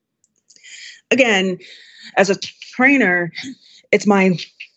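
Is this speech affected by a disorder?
Yes: stutter; stutter since before public speaking, lifelong fear of talking to people; pronounced stutter audible during interview; at times takes a couple of seconds to say words; here prolonged sounds, blocks.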